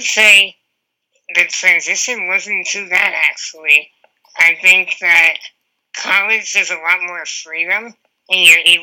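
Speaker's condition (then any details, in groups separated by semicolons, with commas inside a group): Spinal muscular atrophy; wheelchair user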